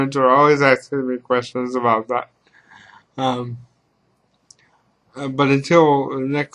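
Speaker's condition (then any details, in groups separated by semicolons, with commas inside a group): Cerebral palsy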